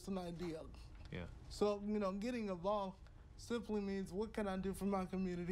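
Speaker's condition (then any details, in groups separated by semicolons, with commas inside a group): Cerebral palsy; cerebral palsy, from birth, uses wheelchair; diagnosed about 1.5 years old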